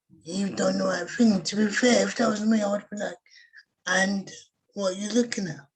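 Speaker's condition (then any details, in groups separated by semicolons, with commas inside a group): Cerebral palsy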